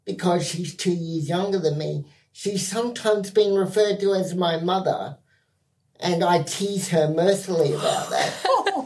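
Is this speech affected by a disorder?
Yes: cerebral palsy; spastic quadriplegia, physical disability.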